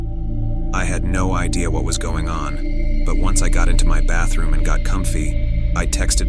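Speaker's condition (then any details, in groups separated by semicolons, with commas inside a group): No condition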